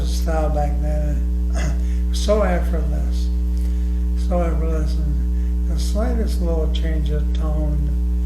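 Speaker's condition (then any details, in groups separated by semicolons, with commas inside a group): ALS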